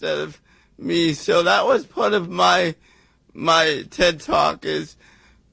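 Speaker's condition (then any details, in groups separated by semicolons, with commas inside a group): Cerebral palsy; congenital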